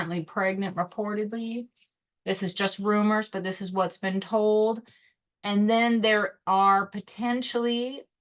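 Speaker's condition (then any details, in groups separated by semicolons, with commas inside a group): No condition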